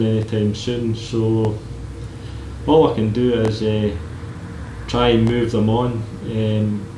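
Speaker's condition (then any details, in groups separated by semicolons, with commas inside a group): No condition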